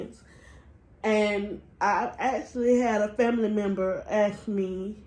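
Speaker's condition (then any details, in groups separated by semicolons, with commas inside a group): Cerebral palsy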